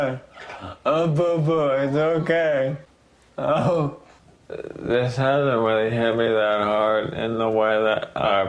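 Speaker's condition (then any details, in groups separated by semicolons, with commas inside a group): ALS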